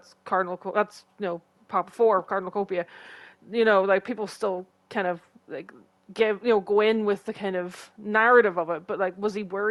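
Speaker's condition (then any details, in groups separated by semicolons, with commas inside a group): No condition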